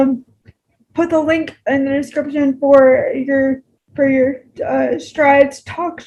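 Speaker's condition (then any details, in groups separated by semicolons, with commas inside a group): Cerebral palsy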